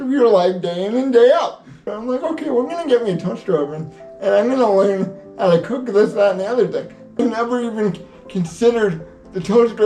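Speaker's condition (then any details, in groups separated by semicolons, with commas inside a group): Cerebral palsy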